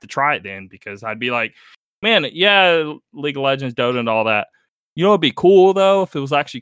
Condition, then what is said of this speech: No condition.